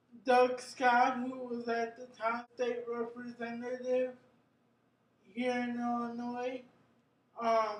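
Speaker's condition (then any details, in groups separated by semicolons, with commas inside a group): Cerebral palsy; brain injury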